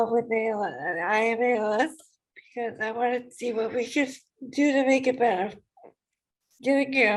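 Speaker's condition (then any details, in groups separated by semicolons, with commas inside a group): ALS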